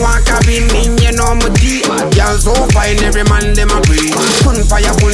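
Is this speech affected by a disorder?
No.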